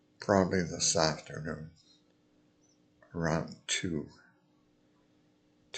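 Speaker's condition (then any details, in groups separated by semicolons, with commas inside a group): Multiple sclerosis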